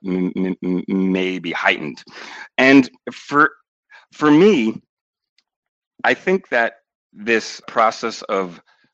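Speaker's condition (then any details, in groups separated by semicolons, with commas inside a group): Stuttering; helped mostly by changing how he thinks about stuttering; stuttering blocks, harder under time pressure or when put on the spot, urge to conceal moments; repeated words, prolonged sounds, blocks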